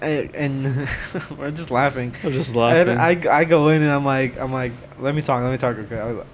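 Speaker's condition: No condition

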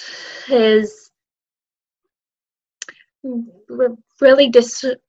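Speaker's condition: Stuttering; childhood onset, school speech therapy since learning to talk, Lamar University clinic therapy from senior year, age 19; stutters openly; blocks

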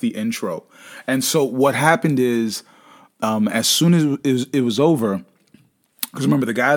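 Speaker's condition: No condition

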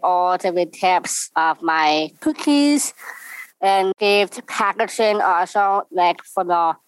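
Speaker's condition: Down syndrome; congenital

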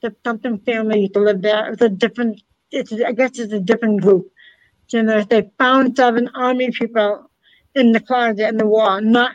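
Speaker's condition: Hard of hearing, cochlear implant

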